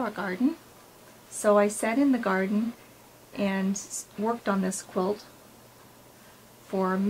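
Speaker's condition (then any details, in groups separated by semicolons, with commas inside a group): No condition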